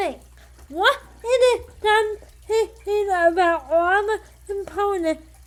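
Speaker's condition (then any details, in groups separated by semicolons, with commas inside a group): Cerebral palsy, spastic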